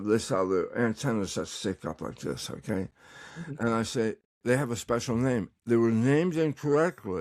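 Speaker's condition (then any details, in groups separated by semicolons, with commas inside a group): Tongue cancer; recovering, tongue exercises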